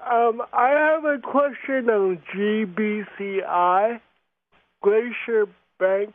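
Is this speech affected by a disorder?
Yes: cerebral palsy; calling in by phone.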